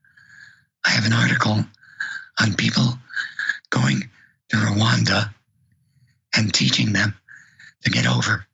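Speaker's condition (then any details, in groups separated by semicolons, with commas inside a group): Vocal cord paralysis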